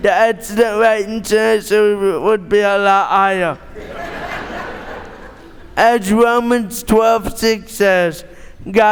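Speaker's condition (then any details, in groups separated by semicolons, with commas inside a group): Cerebral palsy; born premature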